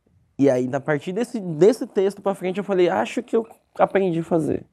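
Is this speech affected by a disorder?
Yes: cleft lip; congenital cleft lip.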